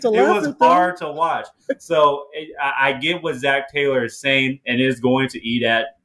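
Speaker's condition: No condition

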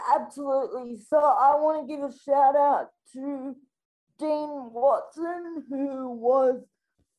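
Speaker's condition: Spastic quadriplegic cerebral palsy

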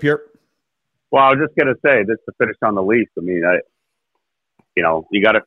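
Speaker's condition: No condition

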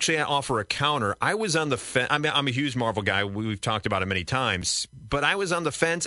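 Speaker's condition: No condition

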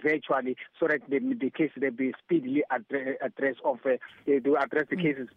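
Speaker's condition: No condition

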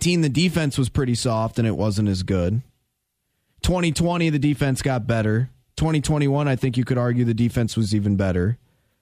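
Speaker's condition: No condition

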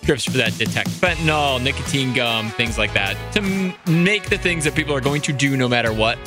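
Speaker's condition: No condition

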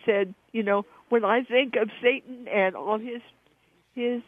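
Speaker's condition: Cerebral palsy; cerebral palsy from birth, born premature at six months, kept in incubator

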